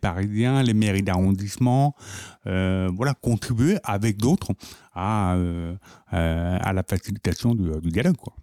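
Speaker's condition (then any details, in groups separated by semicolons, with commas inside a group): Profound deafness from birth; profound congenital deafness, behind-the-ear hearing aids, cued speech (LPC), sign language learned later, younger sister also deaf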